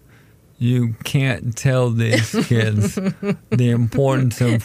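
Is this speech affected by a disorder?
Yes: ALS; told condition is terminal.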